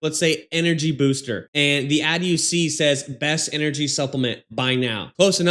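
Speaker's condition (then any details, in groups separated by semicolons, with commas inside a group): No condition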